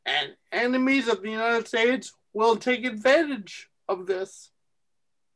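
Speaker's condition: Cerebral palsy; present since at least age 8

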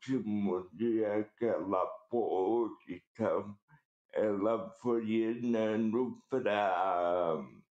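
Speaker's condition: Cerebral palsy; present from birth

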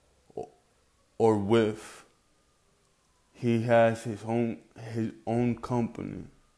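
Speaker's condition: Cerebral palsy; present from birth

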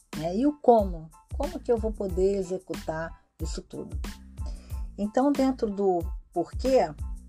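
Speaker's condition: No condition

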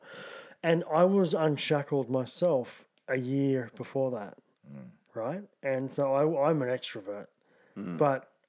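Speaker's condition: Cleft palate; teeth and braces completed at age 21

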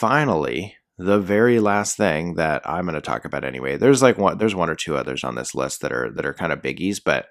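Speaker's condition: No condition

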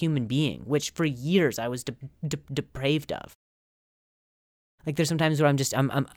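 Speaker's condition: Stutter; speech coaches, practices control before shows; very severe at first, hit himself in frustration; repeated sounds

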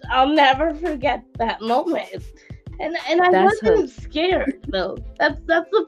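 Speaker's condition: Cerebral palsy; quadriplegic

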